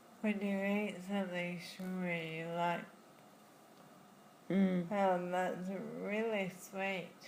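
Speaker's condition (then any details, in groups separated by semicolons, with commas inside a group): Friedreich's ataxia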